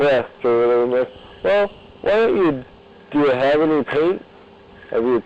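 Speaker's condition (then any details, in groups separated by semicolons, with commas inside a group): Cerebral palsy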